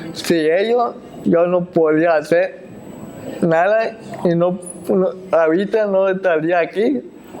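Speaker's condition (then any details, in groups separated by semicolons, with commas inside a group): Cerebral palsy; spastic type, stiffness, mobility difficulties; had therapies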